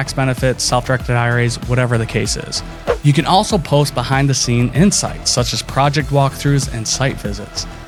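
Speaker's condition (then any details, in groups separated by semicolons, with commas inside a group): No condition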